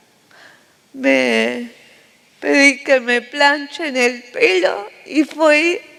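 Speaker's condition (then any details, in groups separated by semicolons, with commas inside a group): Cerebral palsy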